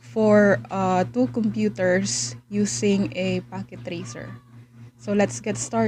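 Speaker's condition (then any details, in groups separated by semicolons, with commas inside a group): No condition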